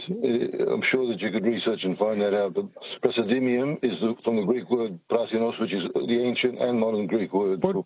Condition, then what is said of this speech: Parkinson's disease. And I've got Parkinson's, so that's why I'm jittery.